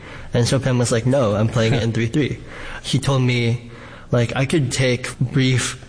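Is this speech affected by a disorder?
Yes: bilateral cleft lip and palate; congenital, repaired by surgeries in childhood by Dr. Mulliken at Boston Children's.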